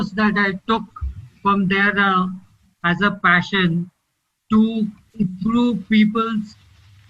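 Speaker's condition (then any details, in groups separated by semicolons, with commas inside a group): ALS; two years since diagnosis, falling, speech therapy, breathing exercises; labored slurred speech, choking on water, aspiration risk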